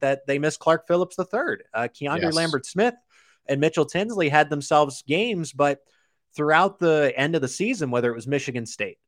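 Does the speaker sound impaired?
No.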